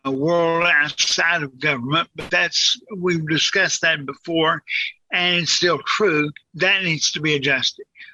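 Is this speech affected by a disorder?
Yes: cerebral palsy, severe; communicates well.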